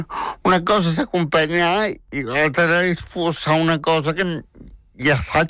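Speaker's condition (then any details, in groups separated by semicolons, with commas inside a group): Spastic tetraplegic cerebral palsy; worked hard to make people understand speech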